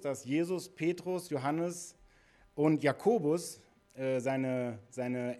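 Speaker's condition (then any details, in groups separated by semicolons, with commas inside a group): No condition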